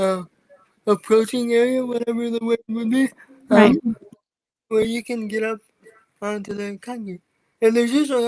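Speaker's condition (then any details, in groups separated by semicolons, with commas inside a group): Cerebral palsy; from birth, wheelchair user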